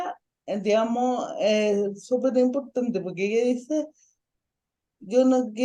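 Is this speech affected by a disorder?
Yes: ataxic cerebral palsy.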